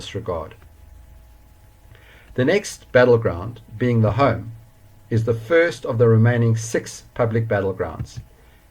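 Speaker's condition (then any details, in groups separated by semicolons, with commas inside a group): No condition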